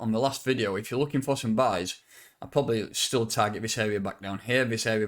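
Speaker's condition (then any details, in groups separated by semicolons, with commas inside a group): No condition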